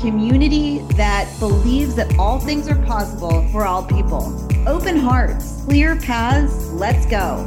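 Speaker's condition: No condition

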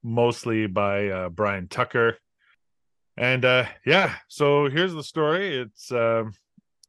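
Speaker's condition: No condition

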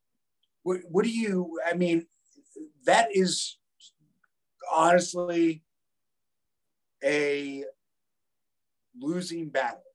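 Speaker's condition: Aphasia; aphasia after an accident, persistent, not expected to go away; attends Stroke Comeback Center, working to improve talking; words often don't come out when trying to speak

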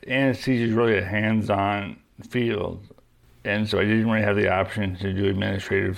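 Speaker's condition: Young-onset Parkinson's disease; diagnosed at 38, hereditary gene form, right hand weak, freezing, 5 years medication, then deep brain stimulator; daily exercise on Peloton bike, rock climbing

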